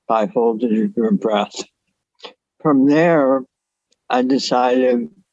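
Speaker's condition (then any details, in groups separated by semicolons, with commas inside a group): Oral cancer salvage surgery, partial tongue, mandible and soft palate resection; esophageal nerves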